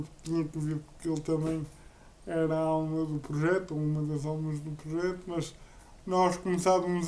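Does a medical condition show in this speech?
Yes: cerebral palsy; uses a wheelchair.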